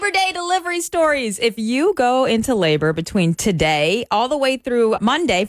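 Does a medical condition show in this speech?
No.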